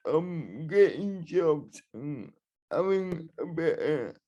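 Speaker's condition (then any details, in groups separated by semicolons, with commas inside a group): Cerebral palsy, spastic and dyskinetic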